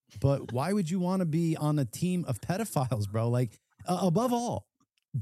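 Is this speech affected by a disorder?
No.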